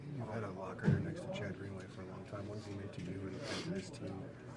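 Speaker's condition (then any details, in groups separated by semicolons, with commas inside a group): No condition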